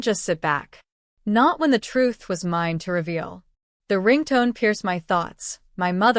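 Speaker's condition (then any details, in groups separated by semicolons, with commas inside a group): No condition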